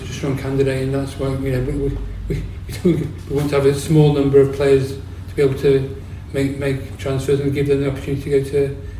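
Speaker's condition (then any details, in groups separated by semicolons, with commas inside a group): Parkinson's disease; brain lacks dopamine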